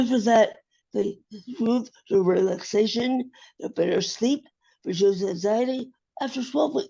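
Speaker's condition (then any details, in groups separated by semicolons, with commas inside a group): Acquired brain injury; ongoing recovery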